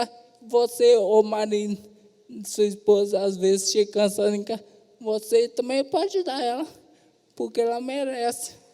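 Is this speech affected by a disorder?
Yes: traumatic brain injury, severe; regained sounds after predicted inability to speak.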